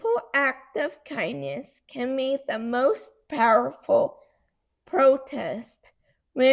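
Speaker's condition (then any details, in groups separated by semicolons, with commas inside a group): Cerebral palsy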